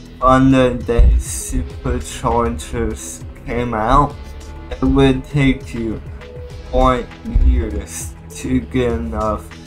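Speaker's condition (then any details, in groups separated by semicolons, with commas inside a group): Cerebral palsy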